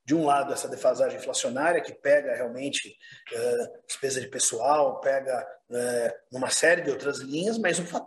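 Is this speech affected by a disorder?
No.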